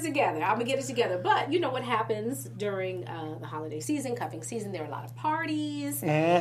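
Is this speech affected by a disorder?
No.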